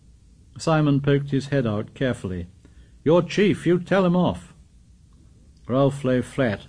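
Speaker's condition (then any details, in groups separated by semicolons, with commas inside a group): No condition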